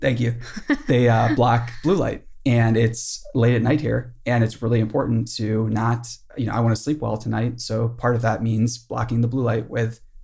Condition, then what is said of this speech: No condition.